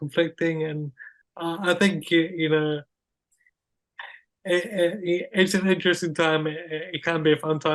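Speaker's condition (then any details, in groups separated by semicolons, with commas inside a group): Cerebral palsy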